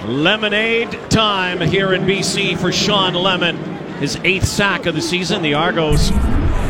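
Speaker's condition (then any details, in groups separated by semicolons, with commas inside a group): No condition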